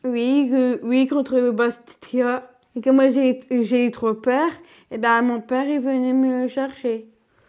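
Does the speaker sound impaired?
Yes: Down syndrome (trisomy 21); congenital chromosomal condition, extra copy of chromosome 21; age 27, mother Véronique and Chloé help reformulate interview questions.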